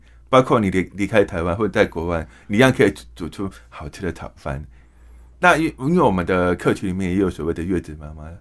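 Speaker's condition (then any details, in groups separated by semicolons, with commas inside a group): Hearing impairment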